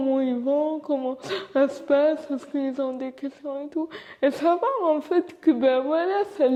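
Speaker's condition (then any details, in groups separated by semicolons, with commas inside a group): Cerebral palsy; from birth, uses wheelchair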